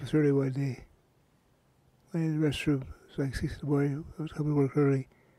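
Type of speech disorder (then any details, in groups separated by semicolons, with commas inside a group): Hypokinetic dysarthria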